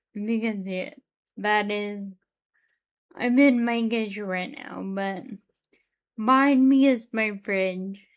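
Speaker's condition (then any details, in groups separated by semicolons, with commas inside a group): Friedreich's ataxia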